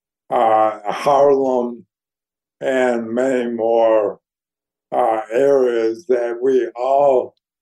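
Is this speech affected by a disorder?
Yes: ALS; declining health.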